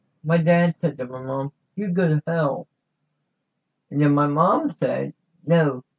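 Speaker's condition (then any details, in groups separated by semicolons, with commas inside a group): Cerebral palsy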